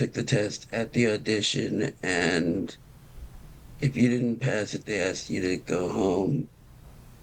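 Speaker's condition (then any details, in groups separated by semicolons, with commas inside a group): Parkinson's disease; early-onset form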